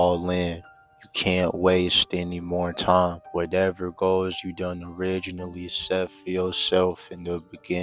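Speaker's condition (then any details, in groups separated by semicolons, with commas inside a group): No condition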